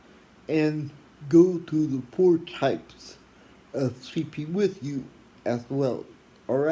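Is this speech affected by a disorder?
Yes: athetoid cerebral palsy; speech, wheelchair.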